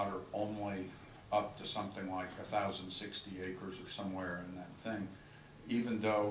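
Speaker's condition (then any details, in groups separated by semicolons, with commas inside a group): No condition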